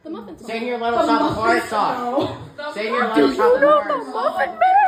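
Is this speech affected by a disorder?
No.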